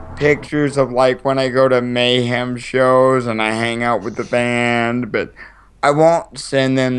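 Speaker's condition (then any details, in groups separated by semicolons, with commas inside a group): Cerebral palsy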